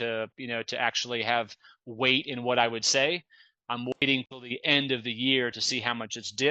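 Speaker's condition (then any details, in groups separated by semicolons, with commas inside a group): No condition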